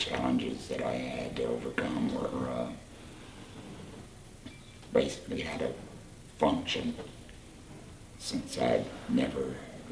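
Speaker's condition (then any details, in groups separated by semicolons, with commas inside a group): Total laryngectomy; total laryngectomy for cancer, voice prosthesis, esophagus stretched, HME; about four years since surgery, radiation finished; speaks with voice prosthesis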